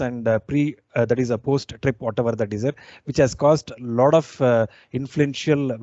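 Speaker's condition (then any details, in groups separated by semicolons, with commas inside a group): No condition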